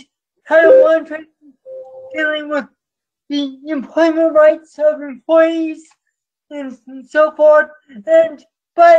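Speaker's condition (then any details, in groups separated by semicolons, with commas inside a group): Cerebral palsy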